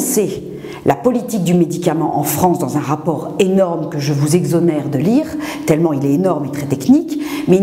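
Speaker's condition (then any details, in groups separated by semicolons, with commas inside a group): No condition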